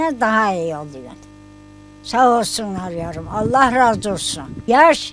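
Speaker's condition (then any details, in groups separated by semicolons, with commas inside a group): No condition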